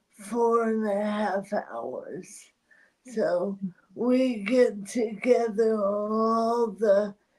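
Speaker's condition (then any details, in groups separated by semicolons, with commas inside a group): ALS; voice strains with talking, needs voice rest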